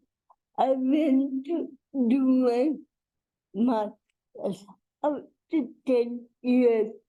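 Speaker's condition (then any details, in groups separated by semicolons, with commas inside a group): Cerebral palsy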